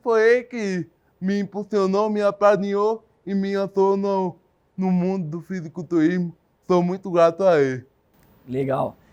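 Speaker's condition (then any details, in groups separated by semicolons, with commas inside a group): Cerebral palsy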